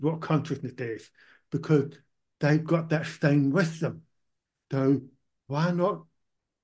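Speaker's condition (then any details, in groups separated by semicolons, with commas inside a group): Profound deafness, born profoundly deaf, cochlear implant; hearing aids let own speech be heard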